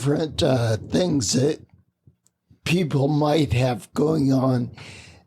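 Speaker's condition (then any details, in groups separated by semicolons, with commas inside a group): Spinocerebellar ataxia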